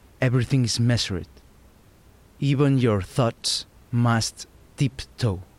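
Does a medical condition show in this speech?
No.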